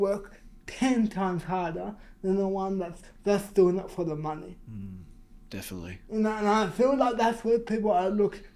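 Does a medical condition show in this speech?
Yes: cerebral palsy.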